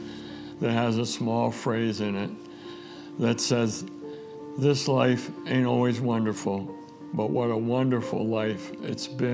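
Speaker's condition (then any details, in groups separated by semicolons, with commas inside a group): ALS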